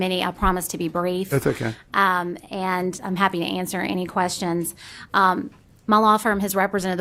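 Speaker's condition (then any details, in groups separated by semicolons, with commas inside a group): No condition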